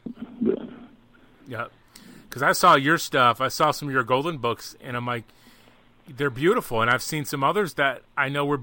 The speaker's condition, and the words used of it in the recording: None; typical speech.